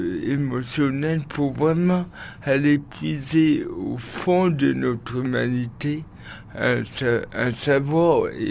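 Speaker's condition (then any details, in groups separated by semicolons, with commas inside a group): Cerebral palsy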